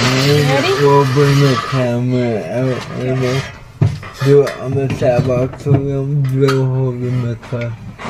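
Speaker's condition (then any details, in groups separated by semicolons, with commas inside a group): Cerebral palsy; diagnosed after cardiac arrest; slurred speech mistaken for drunkenness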